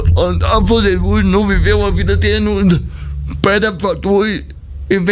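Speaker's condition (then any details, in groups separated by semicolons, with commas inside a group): Cerebral palsy; speech not normal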